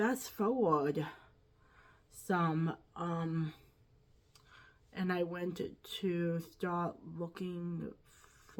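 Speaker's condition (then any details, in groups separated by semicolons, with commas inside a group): Quadriplegic cerebral palsy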